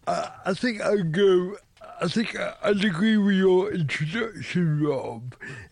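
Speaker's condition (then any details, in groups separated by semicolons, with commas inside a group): Cerebral palsy; involuntary movement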